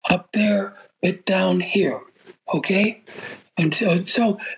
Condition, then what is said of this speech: Aphasia. By the way, you know, I've had a stroke almost 5 years ago, and I have aphasia, but you'll see it'll be okay for our talking about everything, okay?